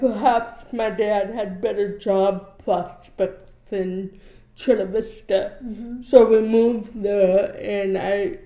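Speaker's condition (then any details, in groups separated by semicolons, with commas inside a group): Cerebral palsy; born deaf, 60-70% loss one ear, 80% other, motor control affected, speech-hearing classes at Mueller Elementary School; wears hearing aids, worn since about age nine; speech impediment, linked by speaker to cerebral palsy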